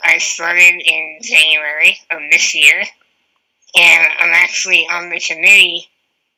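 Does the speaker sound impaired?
Yes: spinal muscular atrophy; type 2, wheelchair user, diagnosed around 19 after two negative genetic tests, laminectomy for Spinraza access.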